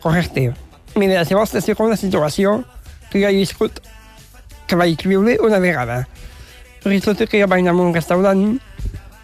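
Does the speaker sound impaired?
Yes: Down syndrome; genetic condition, told by parents in early childhood, understood gradually while growing up; adult; communicates clearly, less nervous than many guests, per host; practised structuring ideas through video.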